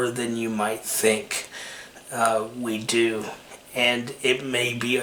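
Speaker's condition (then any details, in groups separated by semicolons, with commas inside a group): Cerebral palsy; takes medication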